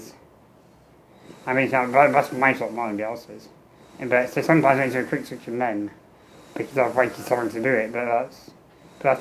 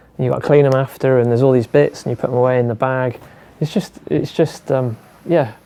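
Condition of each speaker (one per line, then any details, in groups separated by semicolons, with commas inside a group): Muscular dystrophy; muscle wasting weakening lungs, wheelchair user, tracheostomy; ventilator via tracheostomy for 15 years, low lung capacity; speech in spurts between ventilator breaths, tracheostomy made speaking harder
No condition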